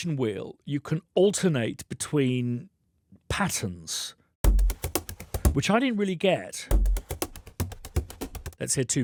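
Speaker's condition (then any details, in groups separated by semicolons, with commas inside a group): No condition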